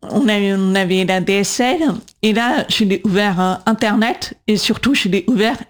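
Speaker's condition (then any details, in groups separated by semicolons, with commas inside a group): Profound congenital deafness, congenital, due to cytomegalovirus (CMV); diagnosed 18 months, severe then profound at 8, cochlear implants left 8.5, second 20-22; bilateral, age 37, two cochlear implants with external processors and antennas, magnets above ears; 20 years speech therapy for speaking and voice control, LPC cued speech, AI struggles to understand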